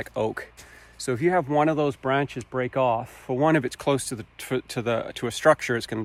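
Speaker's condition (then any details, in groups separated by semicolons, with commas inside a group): No condition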